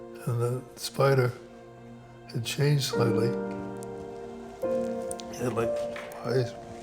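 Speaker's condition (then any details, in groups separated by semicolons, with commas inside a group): Parkinson's disease; diagnosed about 10 years ago, symptoms 2 years earlier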